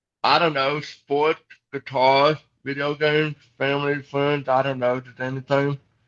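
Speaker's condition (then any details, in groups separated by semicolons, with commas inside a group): Cerebral palsy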